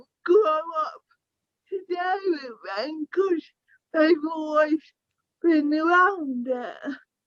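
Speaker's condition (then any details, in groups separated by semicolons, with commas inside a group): Cerebral palsy; affects speech, walking, motor skills, balance; mainly affects speech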